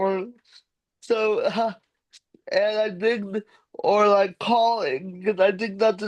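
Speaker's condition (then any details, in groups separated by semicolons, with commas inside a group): Cerebral palsy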